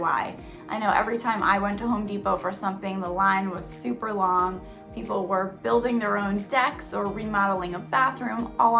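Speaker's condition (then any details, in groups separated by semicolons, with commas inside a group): No condition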